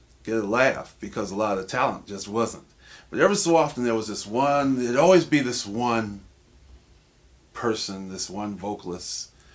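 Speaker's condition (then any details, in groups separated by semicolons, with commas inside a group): No condition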